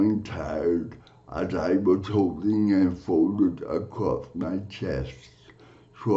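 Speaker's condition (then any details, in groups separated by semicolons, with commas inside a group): Cerebral palsy; from birth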